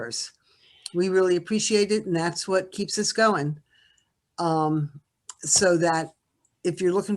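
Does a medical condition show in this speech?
No.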